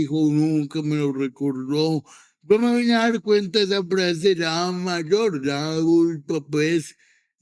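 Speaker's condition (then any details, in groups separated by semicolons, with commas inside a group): Cerebral palsy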